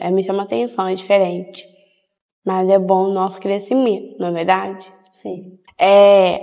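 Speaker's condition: Down syndrome; genetic condition, trisomy 21

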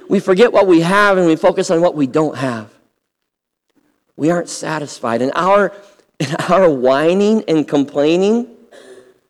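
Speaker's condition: Cleft lip and palate; congenital

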